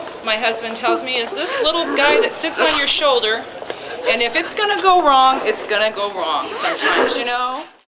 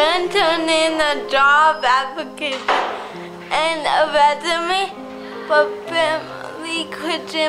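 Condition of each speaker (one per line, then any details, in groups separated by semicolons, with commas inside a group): No condition
Cerebral palsy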